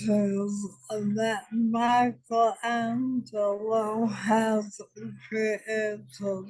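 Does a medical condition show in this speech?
Yes: ALS; diagnosed almost five years ago.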